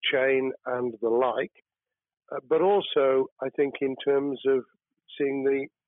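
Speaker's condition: No condition

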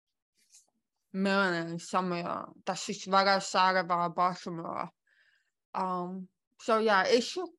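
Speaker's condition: Born deaf; congenital deafness

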